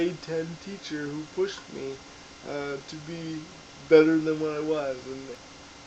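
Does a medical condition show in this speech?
Yes: cerebral palsy; diagnosed in infancy.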